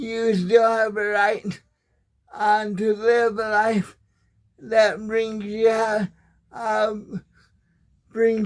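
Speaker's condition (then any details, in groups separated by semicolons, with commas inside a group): Cerebral palsy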